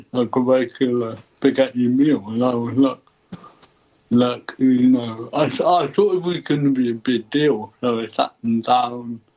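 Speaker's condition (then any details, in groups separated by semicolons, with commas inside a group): Cerebral palsy; ataxic type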